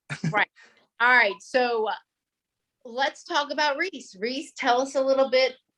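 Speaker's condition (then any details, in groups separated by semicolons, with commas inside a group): No condition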